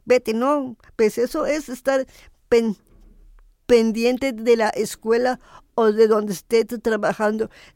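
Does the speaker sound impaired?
Yes: Down syndrome; adult woman.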